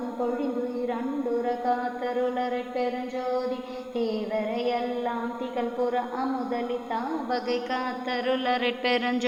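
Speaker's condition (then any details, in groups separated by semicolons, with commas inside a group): No condition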